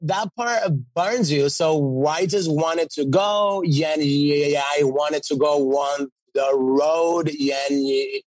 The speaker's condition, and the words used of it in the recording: Stuttering. So one of your storyline, part of the storyline was that you have the stutter that you have, and then when you sing, it goes away.